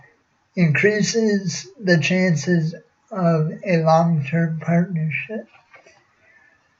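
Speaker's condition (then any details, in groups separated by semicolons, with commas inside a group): Cerebral palsy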